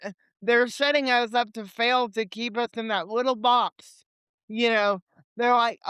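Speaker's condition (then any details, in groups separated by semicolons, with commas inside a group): Cerebral palsy; limited mobility, legs; age 28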